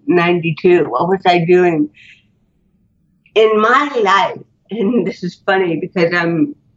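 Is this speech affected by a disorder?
Yes: cerebral palsy; spinal cord and neck surgery, titanium neck limiting looking up, cannot move normally, botox.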